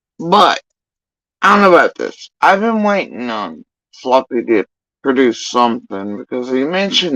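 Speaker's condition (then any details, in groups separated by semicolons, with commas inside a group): Facial paralysis after surgery; tongue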